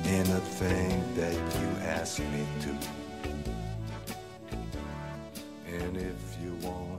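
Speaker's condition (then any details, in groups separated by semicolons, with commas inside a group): No condition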